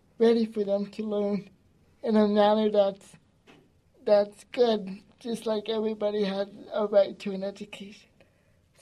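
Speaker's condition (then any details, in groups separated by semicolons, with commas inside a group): Cerebral palsy; gentle, calm, strong voice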